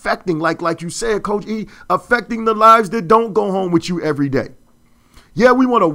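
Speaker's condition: No condition

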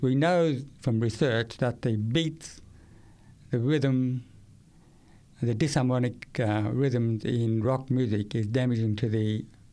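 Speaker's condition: Profound deafness, acquired at age 8; profound hearing loss for many years, struggles in difficult listening situations

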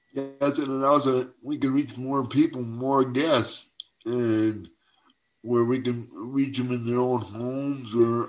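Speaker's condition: Cerebral palsy; uses wheelchair for mobility

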